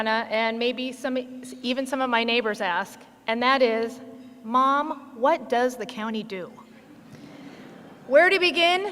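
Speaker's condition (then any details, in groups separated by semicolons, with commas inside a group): No condition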